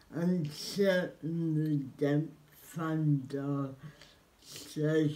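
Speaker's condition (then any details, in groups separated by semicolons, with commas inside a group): Cerebral palsy; spastic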